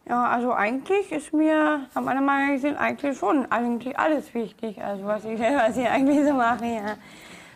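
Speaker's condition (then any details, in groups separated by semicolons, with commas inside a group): Down syndrome; food refusal in childhood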